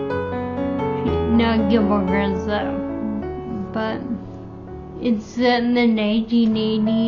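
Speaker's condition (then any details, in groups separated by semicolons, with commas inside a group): Friedreich's ataxia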